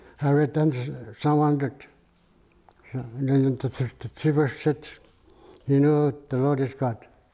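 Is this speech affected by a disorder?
Yes: Parkinson's; hard time talking.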